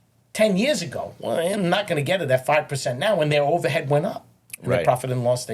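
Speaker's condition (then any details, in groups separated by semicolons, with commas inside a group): No condition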